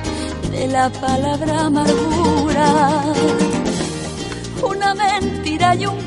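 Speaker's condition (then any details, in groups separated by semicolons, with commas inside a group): No condition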